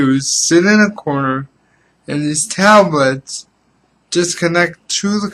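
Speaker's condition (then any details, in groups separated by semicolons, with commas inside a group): Cerebral palsy; stable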